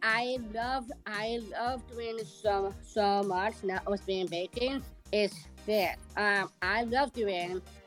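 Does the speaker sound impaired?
Yes: Down syndrome; present from birth.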